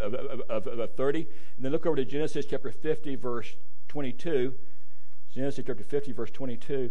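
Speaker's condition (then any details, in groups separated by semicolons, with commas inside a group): Stuttering; struggled with it for a while, adults at gadsdale said stutter barred preaching; more stuttering tonight, tired, feels an hour later after watch not set back; worse when tired, later in the day; repeated sounds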